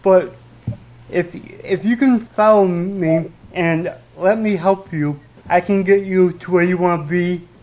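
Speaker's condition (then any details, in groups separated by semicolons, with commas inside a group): Cerebral palsy with stutter; barely noticeable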